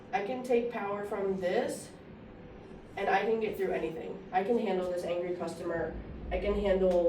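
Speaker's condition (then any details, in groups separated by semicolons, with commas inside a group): No condition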